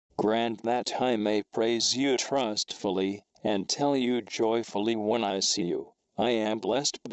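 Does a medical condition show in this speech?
No.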